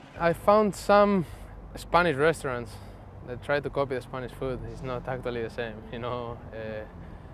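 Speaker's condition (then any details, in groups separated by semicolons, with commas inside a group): No condition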